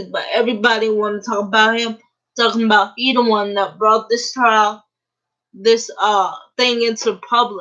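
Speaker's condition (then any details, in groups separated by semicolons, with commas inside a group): Cerebral palsy; uses a wheelchair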